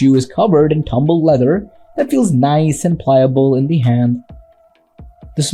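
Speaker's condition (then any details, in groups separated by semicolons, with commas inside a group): No condition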